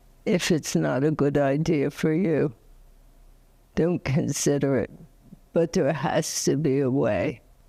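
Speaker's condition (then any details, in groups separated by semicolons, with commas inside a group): ALS; diagnosed seven months earlier, end of life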